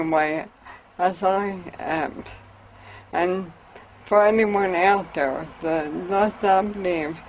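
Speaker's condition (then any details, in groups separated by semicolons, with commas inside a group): Amyotrophic lateral sclerosis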